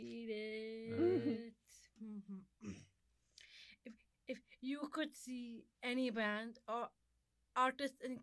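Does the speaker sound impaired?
Yes: Down syndrome; described as a learning disability.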